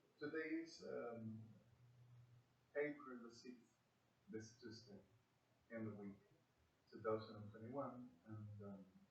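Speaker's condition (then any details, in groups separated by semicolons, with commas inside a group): No condition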